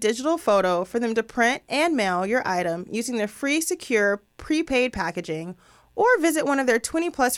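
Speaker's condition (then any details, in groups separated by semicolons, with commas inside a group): No condition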